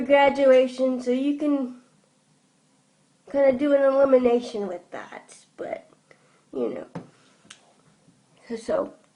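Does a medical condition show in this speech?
Yes: cerebral palsy; from birth.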